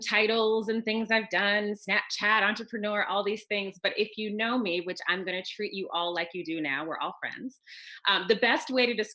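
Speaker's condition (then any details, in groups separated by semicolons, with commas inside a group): No condition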